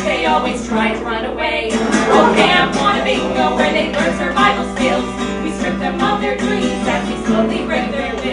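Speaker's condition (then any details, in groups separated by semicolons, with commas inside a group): No condition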